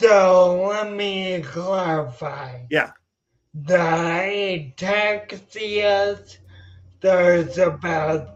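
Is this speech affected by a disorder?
Yes: spinocerebellar ataxia; progressive.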